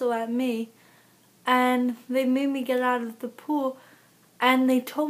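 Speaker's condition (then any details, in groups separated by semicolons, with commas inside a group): Cerebral palsy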